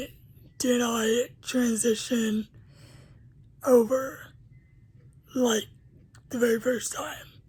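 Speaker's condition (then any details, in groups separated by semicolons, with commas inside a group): Cerebral palsy; uses a wheelchair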